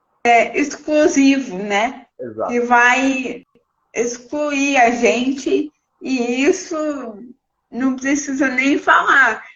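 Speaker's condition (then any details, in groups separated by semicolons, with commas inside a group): Cerebral palsy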